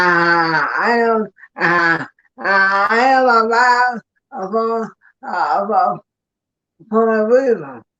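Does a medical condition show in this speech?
Yes: ALS; bulbar onset, affecting throat area; progressing very slowly; answers relayed by another speaker.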